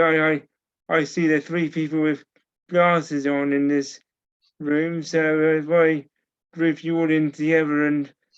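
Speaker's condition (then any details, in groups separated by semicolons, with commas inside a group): Cerebral palsy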